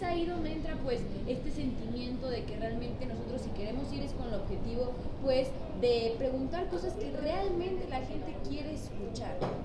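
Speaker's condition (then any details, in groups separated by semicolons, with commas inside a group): No condition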